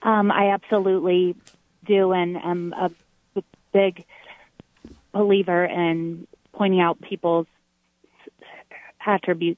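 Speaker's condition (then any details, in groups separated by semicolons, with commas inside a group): Stuttering; lifelong; sounds smooth on air, host says speaks beautifully; repeated sounds, blocks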